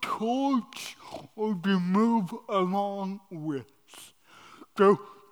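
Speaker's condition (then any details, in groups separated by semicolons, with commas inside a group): Cerebral palsy; cerebral palsy from birth at St. Edward's (now Mercy Hospital), doctors predicted no walking or talking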